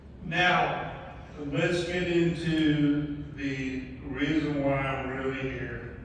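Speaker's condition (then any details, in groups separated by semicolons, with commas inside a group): ALS; mainly right side and both legs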